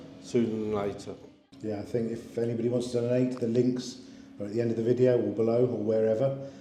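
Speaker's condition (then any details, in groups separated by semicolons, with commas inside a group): No condition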